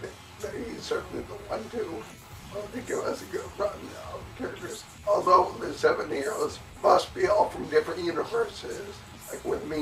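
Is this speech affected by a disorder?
Yes: cerebellar ataxia from brain tumour.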